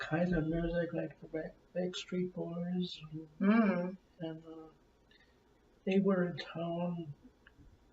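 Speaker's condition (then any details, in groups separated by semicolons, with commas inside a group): Cerebral palsy; from birth or womb, arm spasms; arm spasms, milder than others with it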